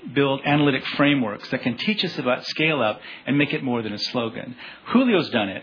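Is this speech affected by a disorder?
No.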